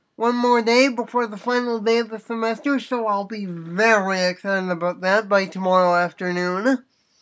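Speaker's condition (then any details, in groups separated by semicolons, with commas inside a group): Cerebral palsy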